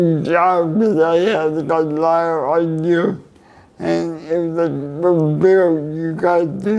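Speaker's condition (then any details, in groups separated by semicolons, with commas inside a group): Cerebral palsy; neck surgery went badly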